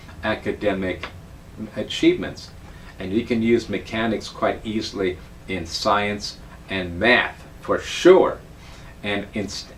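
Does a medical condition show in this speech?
No.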